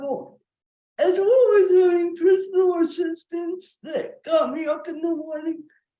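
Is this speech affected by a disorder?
Yes: cerebral palsy.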